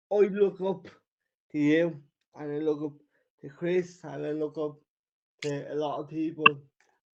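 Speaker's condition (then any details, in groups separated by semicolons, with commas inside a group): Cerebral palsy; wheelchair user since childhood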